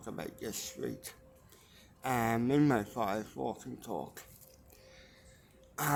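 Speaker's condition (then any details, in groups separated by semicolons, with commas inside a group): Cerebral palsy; mild, ataxic type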